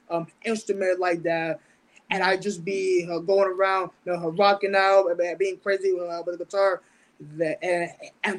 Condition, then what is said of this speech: Stuttering. I have a low little speech impediment had since I was like, I'm 10 years old.